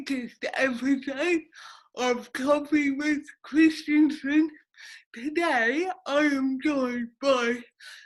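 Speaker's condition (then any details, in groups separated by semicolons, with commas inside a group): Cerebral palsy; affects speech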